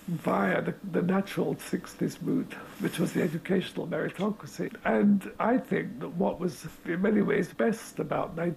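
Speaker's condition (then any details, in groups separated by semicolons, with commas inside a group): Motor neurone disease; speaking through air contraption enabling breathing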